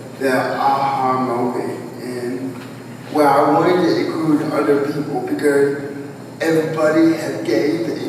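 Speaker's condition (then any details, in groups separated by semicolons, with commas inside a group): Cerebral palsy; spastic quadriplegic, all four limbs, wheelchair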